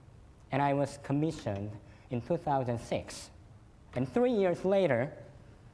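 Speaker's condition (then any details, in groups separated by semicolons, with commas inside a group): Cleft lip and palate; fed formula and cow milk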